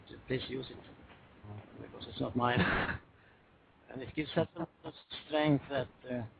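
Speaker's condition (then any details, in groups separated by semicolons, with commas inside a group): Parkinson's disease; Parkinson's 21 years, levodopa, anti-reaction medicine from year 15 halved intake, Lars-Erik Unestål mental training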